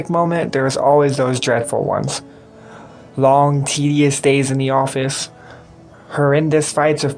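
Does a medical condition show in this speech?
No.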